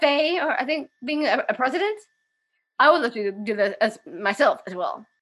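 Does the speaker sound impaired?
Yes: Down syndrome; developmental disability.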